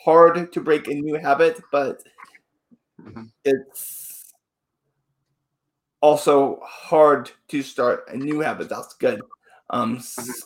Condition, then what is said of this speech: Stuttering. Yeah, it actually, there's something that, because I stutter as well, but when I sing, the stutter goes away, and I have learned that there's a chemical in your brain that switches